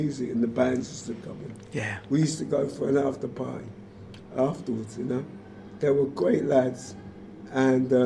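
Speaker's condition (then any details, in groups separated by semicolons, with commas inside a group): Motor neurone disease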